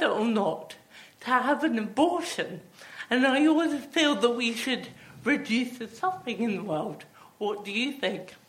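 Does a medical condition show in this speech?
Yes: athetoid cerebral palsy; athetoid type with myotonia and ataxia.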